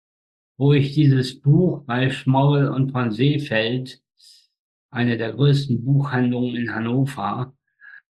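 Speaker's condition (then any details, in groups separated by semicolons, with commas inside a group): Spastic tetraparesis, spastic quadriplegia; slightly hoarse from many speeches, runs half marathons, practises piano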